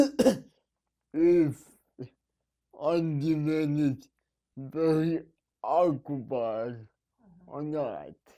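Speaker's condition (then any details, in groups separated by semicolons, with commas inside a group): Cerebral palsy; needs help at night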